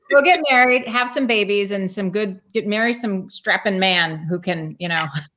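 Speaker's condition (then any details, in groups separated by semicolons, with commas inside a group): No condition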